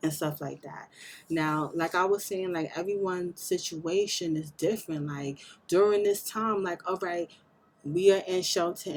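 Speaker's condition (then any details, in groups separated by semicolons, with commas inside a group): No condition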